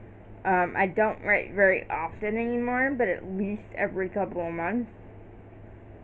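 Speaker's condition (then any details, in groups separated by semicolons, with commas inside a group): Cerebral palsy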